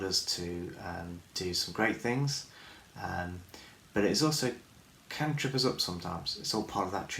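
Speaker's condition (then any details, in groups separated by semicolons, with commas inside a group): No condition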